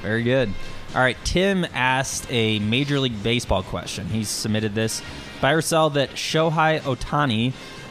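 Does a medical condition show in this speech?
No.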